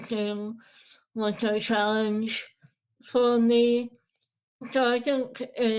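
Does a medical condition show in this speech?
Yes: Moebius syndrome.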